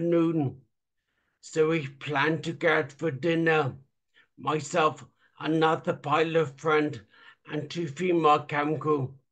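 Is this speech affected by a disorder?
Yes: traumatic brain injury.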